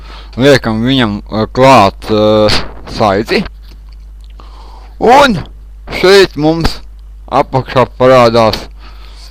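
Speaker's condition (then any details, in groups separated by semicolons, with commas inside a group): Cerebral palsy; since birth; speech not very clear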